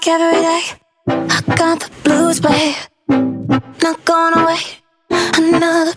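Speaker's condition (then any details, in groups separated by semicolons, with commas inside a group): No condition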